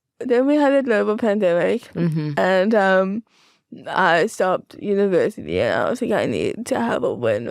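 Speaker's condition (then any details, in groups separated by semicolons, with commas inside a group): Cerebral palsy, spastic quadriplegia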